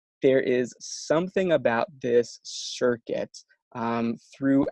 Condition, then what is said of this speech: Stuttering. When we hear the symptoms of stuttering, as you hear in my own speech, as we talk now.